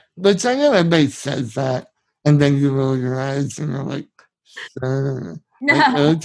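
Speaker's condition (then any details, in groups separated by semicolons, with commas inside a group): Spinal muscular atrophy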